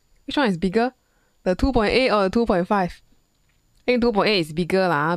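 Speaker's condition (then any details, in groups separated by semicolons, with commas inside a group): No condition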